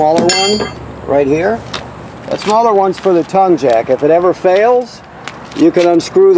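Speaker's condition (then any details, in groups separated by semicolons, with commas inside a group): No condition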